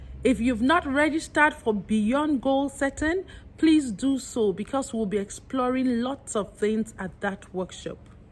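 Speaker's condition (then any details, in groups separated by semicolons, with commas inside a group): No condition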